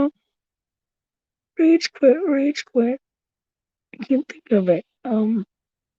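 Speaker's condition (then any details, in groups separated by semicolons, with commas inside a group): Cerebral palsy; since birth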